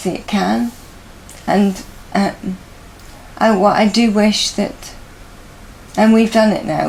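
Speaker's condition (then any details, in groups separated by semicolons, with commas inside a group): MND; occupational, physio and speech therapy, impaired hand function; voice impaired and worsening, voice banked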